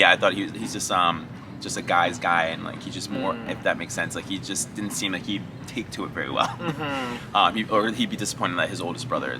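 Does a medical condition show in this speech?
No.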